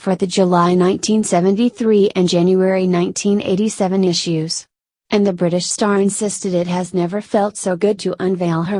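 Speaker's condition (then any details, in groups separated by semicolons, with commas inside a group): No condition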